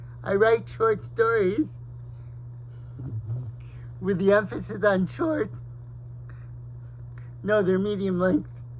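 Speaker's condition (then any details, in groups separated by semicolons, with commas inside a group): Cerebral palsy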